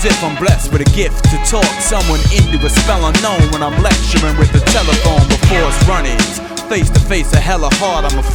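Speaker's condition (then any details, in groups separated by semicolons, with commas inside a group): No condition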